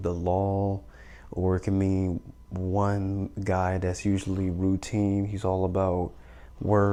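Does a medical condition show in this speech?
No.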